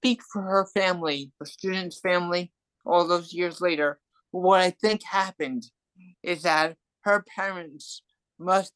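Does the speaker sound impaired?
Yes: cerebral palsy and hearing loss; hearing loss from birth, wobbly gait, poor hearing, broke leg on stage, emergency surgery; adult.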